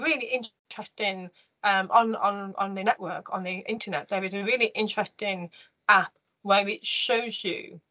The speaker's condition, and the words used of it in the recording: Deafness. I've not quite got that full moment, if that makes sense.